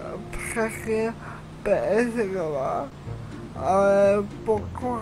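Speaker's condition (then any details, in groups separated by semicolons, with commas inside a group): Cerebral palsy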